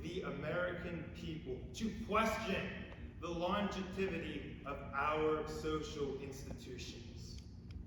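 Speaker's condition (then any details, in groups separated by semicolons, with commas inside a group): No condition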